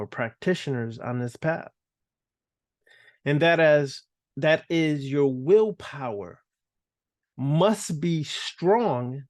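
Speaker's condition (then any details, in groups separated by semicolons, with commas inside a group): No condition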